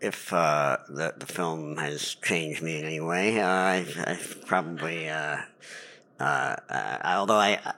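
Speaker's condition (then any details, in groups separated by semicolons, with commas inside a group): Cleft palate; lifelong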